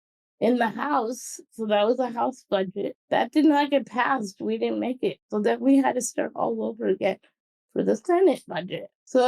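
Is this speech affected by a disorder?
Yes: cerebral palsy.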